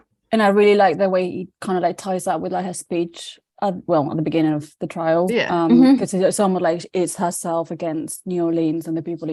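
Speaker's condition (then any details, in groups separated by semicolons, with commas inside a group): No condition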